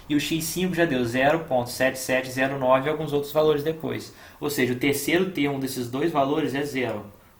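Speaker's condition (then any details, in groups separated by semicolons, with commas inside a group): No condition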